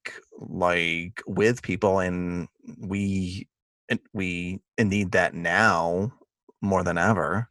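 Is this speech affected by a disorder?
Yes: stuttering; long-standing stutter, present for many years; obviously talks differently; here repeated words, prolonged sounds, blocks.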